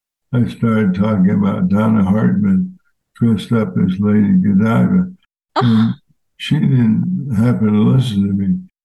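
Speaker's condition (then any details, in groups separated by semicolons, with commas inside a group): ALS; fatal progressive disease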